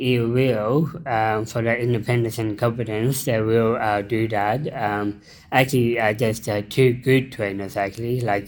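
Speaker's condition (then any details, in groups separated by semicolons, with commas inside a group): Down syndrome; intellectual disability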